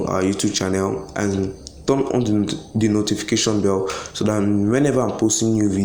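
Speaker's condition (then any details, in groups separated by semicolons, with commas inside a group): No condition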